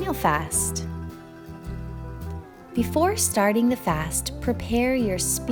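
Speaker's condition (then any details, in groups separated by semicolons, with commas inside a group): No condition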